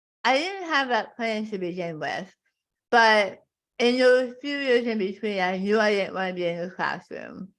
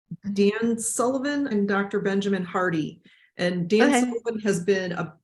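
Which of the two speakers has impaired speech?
The first: tongue cancer; stage four tongue carcinoma, half tongue removed; one year post surgery, radiation and chemotherapy; voice changed and abnormal, tracheotomy affected speech, past feeding tube.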